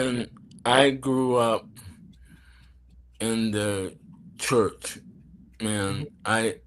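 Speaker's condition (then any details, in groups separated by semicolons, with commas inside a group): ALS; bulbar onset, speech and throat muscles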